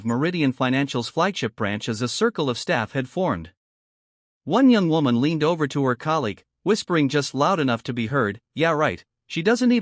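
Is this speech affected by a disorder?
No.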